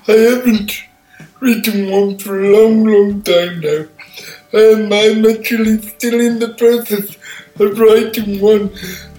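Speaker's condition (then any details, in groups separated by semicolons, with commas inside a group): Cerebral palsy; all four limbs affected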